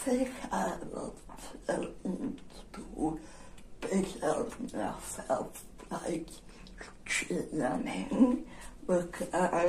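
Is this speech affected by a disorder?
Yes: generalized dystonia.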